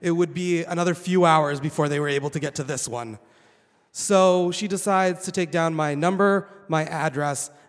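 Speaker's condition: No condition

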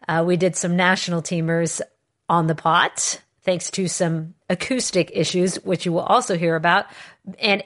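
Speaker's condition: No condition

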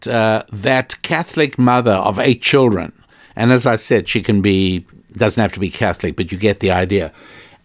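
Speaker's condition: No condition

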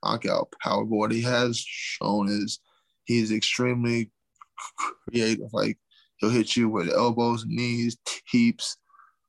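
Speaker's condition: Stuttering; lifelong stutter, not caused by combat sports, father also stutters; commenters call speech slurred and mistake it for CTE; repeated sounds, blocks

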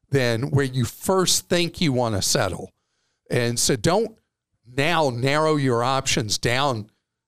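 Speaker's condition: No condition

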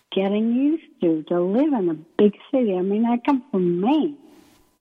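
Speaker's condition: ALS; onset during pre-doctoral internship at VA

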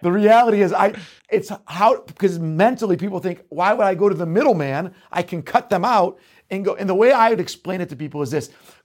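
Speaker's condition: No condition

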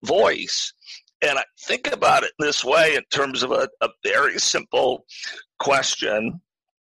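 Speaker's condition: Spasmodic dysphonia; could not use voice at first

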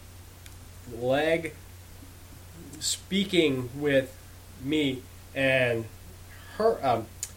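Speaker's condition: Aphasia after stroke; aphasia caused by stroke, arm and leg affected, same side as Randy; speaking better than before; understands jokes but cannot tell them, speaking is hard, short fragmented phrases

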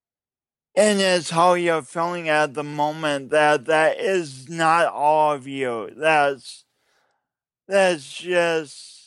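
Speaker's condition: Cerebral palsy; cerebral palsy from birth

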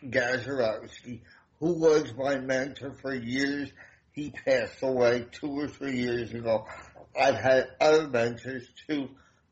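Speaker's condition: Damaged voice box; voice box damaged by medic during hospital transport after fire rescue, at least 25 years ago; voice sounds noticeably different, self-conscious about voice, limits meeting people

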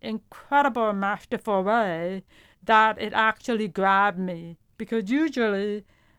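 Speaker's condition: Profound deafness; hears vowels but not consonants, uses hearing aids, no vibration felt; hears music, voices, horn, piano, guitar, headphones too quiet, feedback over hearing aids

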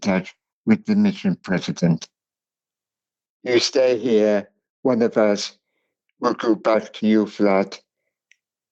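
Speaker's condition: Cerebral palsy; speech impairment

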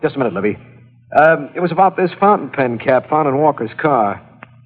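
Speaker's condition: No condition

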